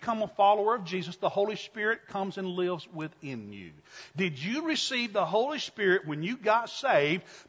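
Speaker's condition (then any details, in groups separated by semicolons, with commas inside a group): No condition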